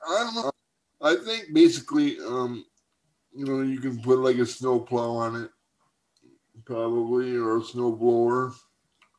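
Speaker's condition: Cerebral palsy; gone 6 years

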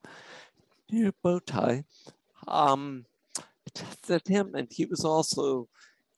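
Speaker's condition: Spinocerebellar ataxia; genetic cause, puzzled doctors for almost 40 years before diagnosis; symptoms for over 40 years, no definitive treatment, self-experimenting on own symptoms

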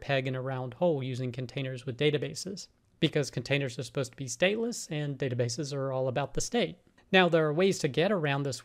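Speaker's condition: No condition

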